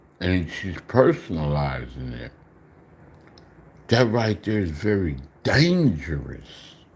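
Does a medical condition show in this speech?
Yes: slurred speech.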